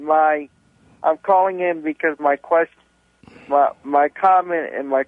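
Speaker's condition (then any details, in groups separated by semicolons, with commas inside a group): Cerebral palsy; wheelchair user, one good left hand, right hand virtually non-functional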